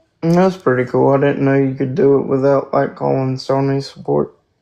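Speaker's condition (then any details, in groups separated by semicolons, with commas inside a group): Spastic quadriplegic cerebral palsy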